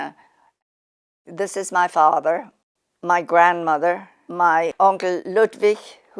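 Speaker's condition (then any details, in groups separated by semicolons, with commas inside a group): No condition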